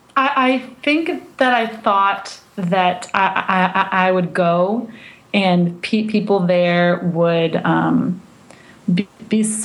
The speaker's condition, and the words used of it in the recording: Stuttering. I find myself letting go of the ones that call for a different and unnatural way of speaking.